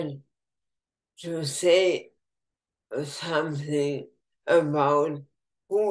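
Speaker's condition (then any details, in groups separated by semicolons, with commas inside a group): ALS, bulbar form, bulbar onset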